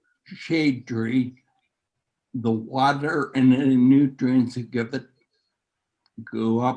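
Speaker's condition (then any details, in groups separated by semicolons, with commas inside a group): Neurological disease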